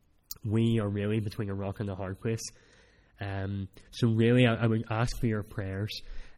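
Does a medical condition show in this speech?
Yes: cleft palate; speech not that clear at times.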